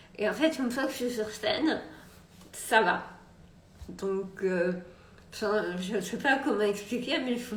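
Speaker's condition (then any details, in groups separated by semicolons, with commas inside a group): Multiple sclerosis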